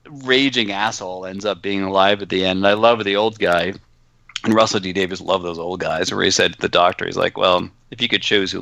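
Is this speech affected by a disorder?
No.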